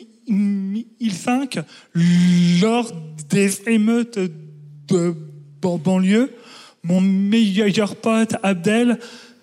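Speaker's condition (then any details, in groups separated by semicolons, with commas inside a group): Stuttering; stuttering since childhood, diagnosed at age 4, first misdiagnosed by psychiatrist as Gilles de la Tourette; still stutters; stutter once taken for acted in classical theatre, deliberately exaggerated stutter at school; repeated sounds, prolonged sounds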